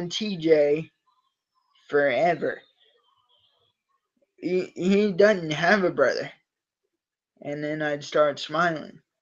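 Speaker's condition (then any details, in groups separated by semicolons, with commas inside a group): Cerebral palsy; from birth, uses wheelchair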